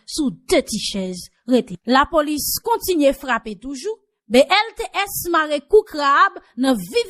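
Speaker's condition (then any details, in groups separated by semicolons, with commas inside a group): No condition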